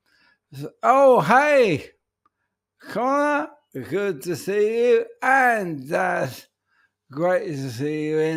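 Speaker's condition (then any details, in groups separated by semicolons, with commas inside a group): ALS; voice may sound peculiar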